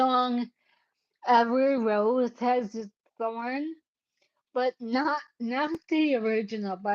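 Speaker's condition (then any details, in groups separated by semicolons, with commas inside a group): Cerebellar ataxia; caused by brain bleed, unsteady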